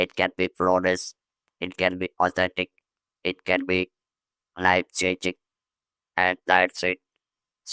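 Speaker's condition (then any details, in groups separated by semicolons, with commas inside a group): Laryngectomy (vocal cords removed) after stage IV vocal cord cancer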